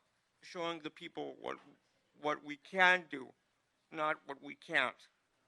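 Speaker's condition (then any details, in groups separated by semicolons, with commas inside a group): Cerebral palsy; needs ramps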